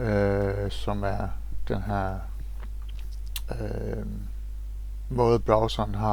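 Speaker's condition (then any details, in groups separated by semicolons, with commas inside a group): No condition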